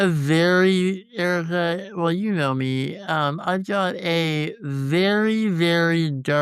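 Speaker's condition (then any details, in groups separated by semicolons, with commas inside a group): Congenital muscular dystrophy; tracheostomy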